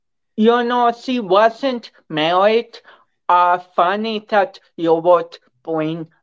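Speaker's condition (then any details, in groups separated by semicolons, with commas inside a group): Cerebral palsy; from birth, involves cerebrum and cerebellum, not expected to walk, now walks with concentration, affects balance and coordination; affects speech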